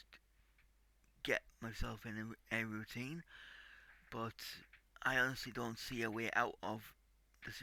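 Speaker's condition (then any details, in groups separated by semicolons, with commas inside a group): Cerebral palsy; tight muscles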